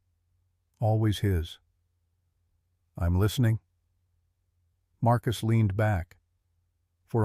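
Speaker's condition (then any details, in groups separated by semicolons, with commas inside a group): No condition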